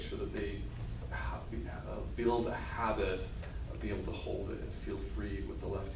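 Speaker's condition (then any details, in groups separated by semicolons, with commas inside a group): No condition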